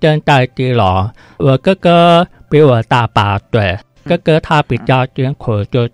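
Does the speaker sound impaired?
Yes: hearing impairment; congenitally deaf, hearing aid, attended Shuanglian elementary hearing resource class, mainstream schools, uses spoken and sign language; spoken clarity below typical speakers, spoken language learned with difficulty in childhood.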